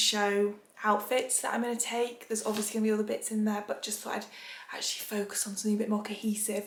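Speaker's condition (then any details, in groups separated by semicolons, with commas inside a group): No condition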